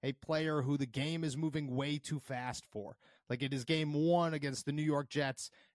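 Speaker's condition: No condition

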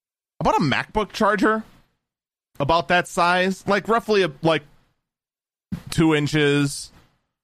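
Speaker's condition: No condition

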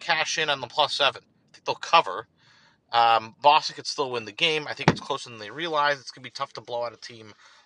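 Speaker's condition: No condition

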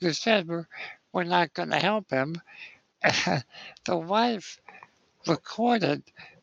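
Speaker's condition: Spinal muscular atrophy; lifelong wheelchair use

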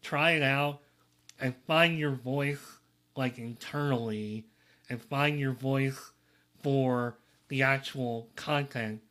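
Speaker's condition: Cleft lip and palate

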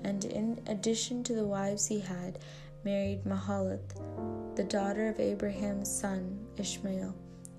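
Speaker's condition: No condition

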